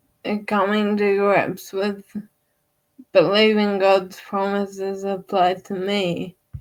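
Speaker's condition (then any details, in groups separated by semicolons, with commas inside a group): Friedreich's ataxia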